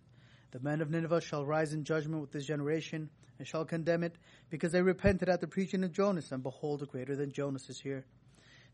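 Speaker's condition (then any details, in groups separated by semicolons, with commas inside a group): No condition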